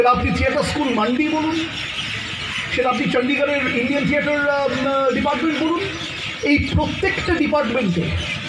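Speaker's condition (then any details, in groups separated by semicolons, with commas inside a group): No condition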